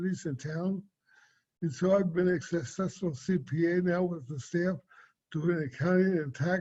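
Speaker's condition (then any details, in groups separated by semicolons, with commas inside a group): Cerebral palsy; affects speech and swallowing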